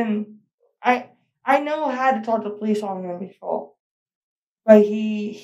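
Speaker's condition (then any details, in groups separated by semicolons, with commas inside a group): Cerebral palsy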